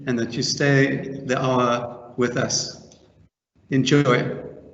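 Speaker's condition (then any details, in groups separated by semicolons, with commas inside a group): No condition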